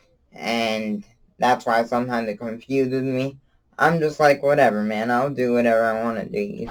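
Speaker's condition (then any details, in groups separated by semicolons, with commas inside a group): Cerebral palsy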